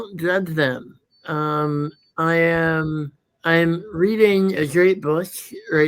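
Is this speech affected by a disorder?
Yes: muscular dystrophy.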